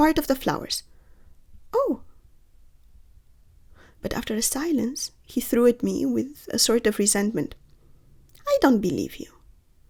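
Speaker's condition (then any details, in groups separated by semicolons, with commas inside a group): No condition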